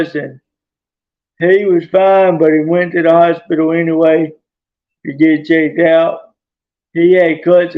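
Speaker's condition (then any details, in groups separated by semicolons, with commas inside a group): Traumatic brain injury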